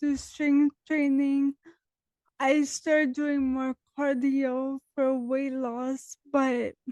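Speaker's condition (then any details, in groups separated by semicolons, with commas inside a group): Dystonia; dystonia from infancy, DBS implanted, wheelchair, head shaking, twitching; diagnosed age 10, now 33, on medication; speech impediment, noticed by others at 25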